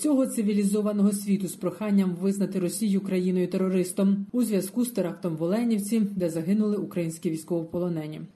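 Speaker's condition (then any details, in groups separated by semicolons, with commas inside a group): No condition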